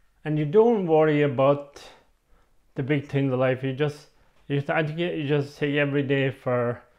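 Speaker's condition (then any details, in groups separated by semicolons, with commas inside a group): MND; onset right side; communication devices assessed, types replies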